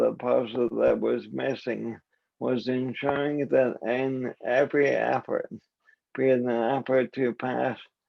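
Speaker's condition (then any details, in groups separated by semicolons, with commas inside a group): ALS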